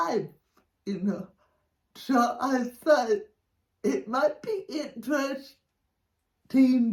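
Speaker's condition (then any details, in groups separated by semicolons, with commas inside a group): Cerebral palsy; from birth, delivery complications, shaky; age 67, childhood physical therapy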